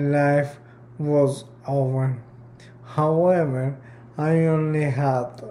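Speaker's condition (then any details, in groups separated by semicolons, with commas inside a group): ALS/MND; 9 months since onset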